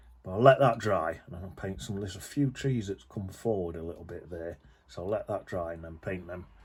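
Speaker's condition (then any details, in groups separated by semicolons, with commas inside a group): No condition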